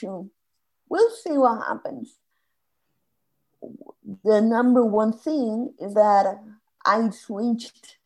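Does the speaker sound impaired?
Yes: spasmodic dysphonia; vocal cord issue, gradual onset over 2-3 weeks, work stress during Boston project, diagnosed 8 years later; voice regained 6 months ago after speech therapy, meditation and yoga; voice lost, could not speak at all for 2-3 years, hard to get words out, voice not natural.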